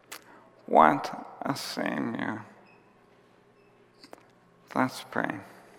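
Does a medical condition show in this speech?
Yes: ALS; onset with tiredness and clumsiness.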